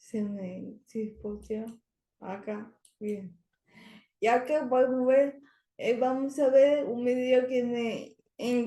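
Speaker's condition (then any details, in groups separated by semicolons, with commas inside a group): Cerebral palsy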